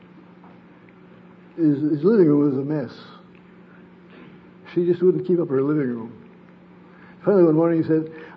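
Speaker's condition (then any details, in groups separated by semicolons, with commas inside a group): Parkinson's disease; sleep disrupted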